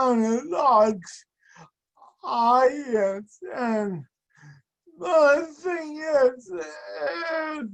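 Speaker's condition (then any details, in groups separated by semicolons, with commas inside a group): Speech and mobility impairment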